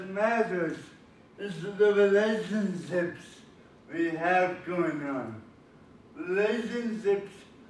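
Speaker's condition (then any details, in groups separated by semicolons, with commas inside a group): Cerebral palsy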